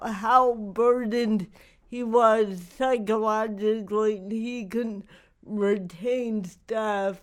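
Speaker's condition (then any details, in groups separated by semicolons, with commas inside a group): Cerebral palsy; not degenerative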